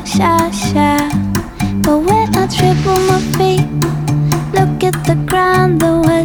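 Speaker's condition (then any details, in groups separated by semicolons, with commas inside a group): No condition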